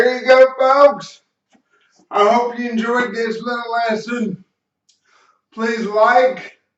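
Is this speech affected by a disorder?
Yes: cerebral palsy; slight speech impediment.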